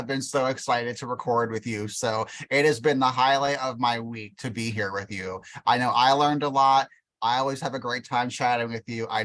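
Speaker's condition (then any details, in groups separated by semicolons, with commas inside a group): No condition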